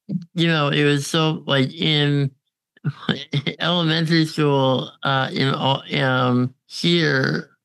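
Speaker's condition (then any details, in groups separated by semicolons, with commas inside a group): Congenital muscular dystrophy; on a ventilator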